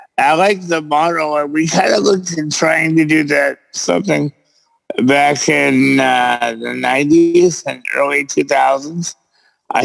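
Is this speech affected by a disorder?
Yes: cerebral palsy; present since birth.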